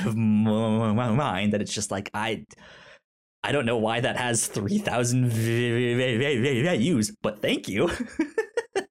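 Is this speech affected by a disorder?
Yes: stutter; stutters while talking on podcast; stutter when talking, whole-word repetitions such as i i i; here repeated sounds, prolonged sounds.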